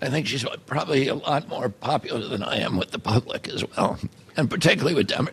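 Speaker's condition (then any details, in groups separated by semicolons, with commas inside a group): Spasmodic dysphonia; titanium bridge between vocal cords in Japan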